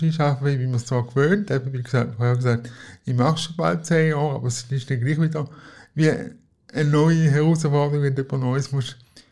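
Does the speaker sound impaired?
Yes: cerebral palsy; from birth, physical not cognitive, wheelchair user, needs daily help, IV assistance model nearly 10 years.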